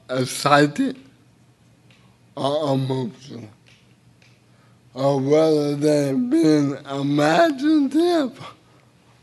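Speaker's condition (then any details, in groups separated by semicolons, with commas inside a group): Cerebral palsy; speech a little unclear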